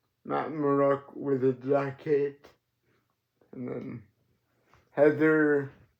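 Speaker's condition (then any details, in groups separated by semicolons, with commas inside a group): Cerebral palsy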